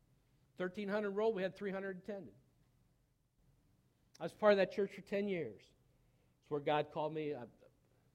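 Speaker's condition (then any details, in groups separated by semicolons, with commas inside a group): No condition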